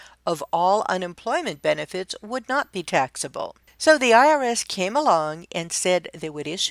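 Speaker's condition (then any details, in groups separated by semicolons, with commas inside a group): No condition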